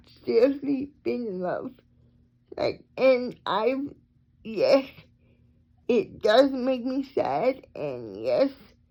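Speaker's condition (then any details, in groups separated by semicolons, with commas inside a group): Cerebral palsy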